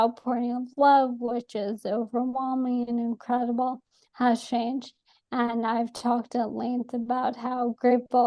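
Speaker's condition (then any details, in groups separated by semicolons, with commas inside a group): ALS; atypical case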